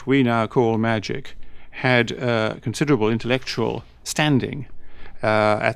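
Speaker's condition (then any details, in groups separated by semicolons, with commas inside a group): No condition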